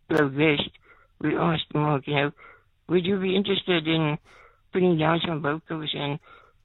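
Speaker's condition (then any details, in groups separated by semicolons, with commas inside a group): Spinal muscular atrophy, type 2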